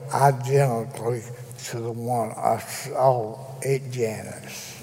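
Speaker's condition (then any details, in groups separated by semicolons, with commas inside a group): Cerebral palsy; still able to speak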